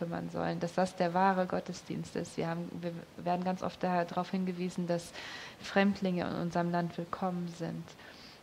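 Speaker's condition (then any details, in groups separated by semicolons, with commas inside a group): No condition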